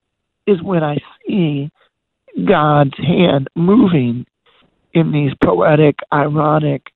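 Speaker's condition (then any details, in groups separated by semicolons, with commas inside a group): Voice disorder; progressive voice disorder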